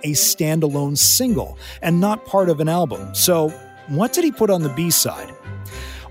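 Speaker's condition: No condition

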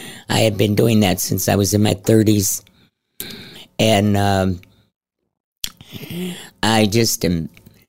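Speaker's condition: Head and neck cancer, stage 4, into voice box; voice a little scratchy, never needed shots to swallow during chemotherapy

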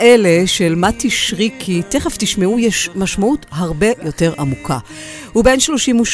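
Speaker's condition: No condition

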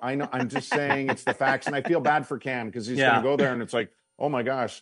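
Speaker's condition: No condition

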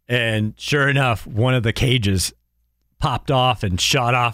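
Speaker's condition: No condition

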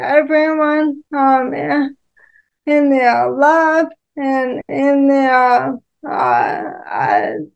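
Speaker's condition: ALS; ALS diagnosed at age 33, quick early progression, cane within four months, later walker; almost a decade since diagnosis, still rides recumbent trike

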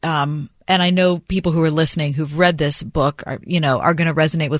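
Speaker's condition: No condition

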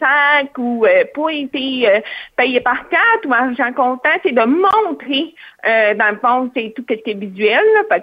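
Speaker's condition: Hearing loss with cochlear implant; hard of hearing, cochlear implant at age 4, operated very young, uses interpreters; masks make understanding others harder

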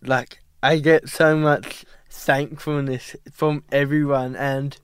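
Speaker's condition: Cerebral palsy; diagnosed at 12 months, Westmead hospital, prognosis may never walk or talk, play-based therapy

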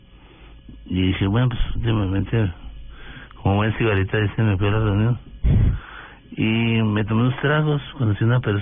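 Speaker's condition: Parkinson's disease; onset after returning to Bogotá

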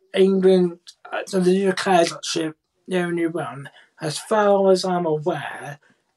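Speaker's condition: Cerebral palsy, profound hearing loss

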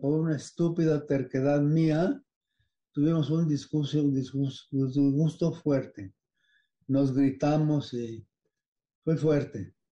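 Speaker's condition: Parkinson's disease; sudden difficulty swallowing and salivating about four months ago

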